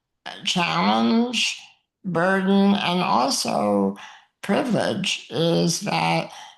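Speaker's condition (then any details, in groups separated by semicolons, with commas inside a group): Muscular dystrophy; no use of arms or legs, uses wheelchair; very physically weak; may need microphone to be heard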